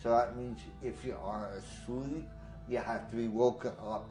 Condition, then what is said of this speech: Tracheostomy. Sorry, but what I'm saying is that you've had damage to your voice